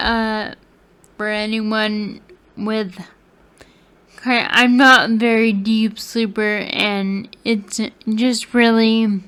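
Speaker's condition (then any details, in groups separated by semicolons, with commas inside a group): Friedreich's ataxia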